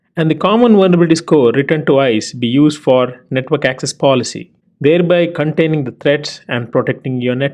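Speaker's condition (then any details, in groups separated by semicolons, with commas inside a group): No condition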